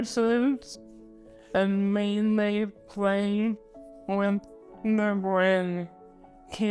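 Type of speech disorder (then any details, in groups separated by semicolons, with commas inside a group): Bulbar dysarthria; bulbar-onset ALS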